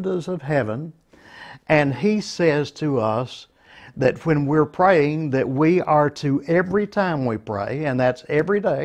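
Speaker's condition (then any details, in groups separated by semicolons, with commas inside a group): No condition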